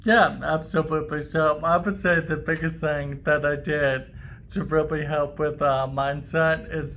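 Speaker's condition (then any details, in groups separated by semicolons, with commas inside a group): ALS; left leg affected, voice affected; diagnosed three years ago, symptoms 3 years 4 months, alternative treatment; voice affected, worse under stress, chronic cough, improved with treatment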